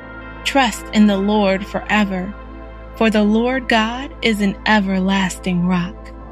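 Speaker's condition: No condition

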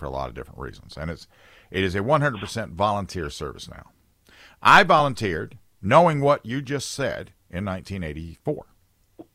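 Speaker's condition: No condition

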